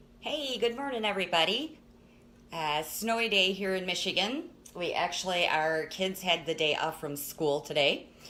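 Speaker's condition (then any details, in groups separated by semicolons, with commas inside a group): No condition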